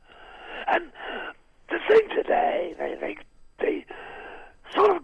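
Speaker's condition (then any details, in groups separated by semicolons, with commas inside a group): Throat cancer, vocal cord removed, partial laryngectomy, right vocal cord removed; years after laryngeal surgery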